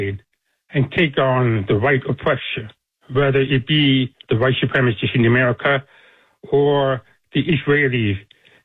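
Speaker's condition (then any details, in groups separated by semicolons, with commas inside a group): Deafness; speaks with deaf accent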